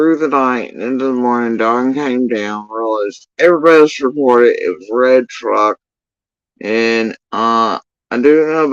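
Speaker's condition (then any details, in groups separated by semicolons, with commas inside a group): Facial paralysis after surgery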